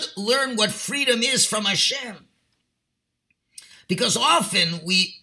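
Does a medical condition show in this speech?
No.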